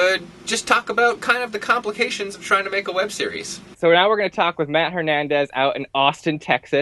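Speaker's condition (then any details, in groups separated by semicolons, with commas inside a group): No condition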